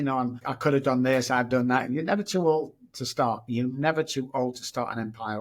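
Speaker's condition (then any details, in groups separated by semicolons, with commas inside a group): No condition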